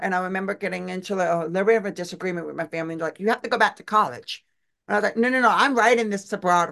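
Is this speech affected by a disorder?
Yes: deaf; uses own voice.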